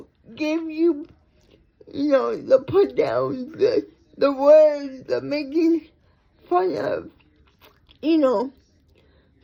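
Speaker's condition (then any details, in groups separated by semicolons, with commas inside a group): Cerebral palsy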